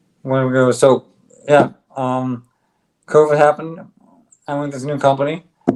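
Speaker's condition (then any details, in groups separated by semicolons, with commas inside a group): ALS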